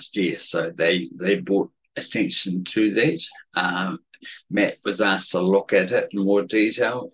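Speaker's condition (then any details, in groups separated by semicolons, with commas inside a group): Cerebellar atrophy, genetic; speech affected, worse with tiredness or stress, worse today than usual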